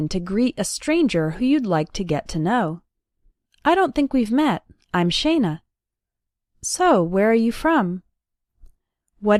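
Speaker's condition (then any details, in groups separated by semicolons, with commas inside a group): No condition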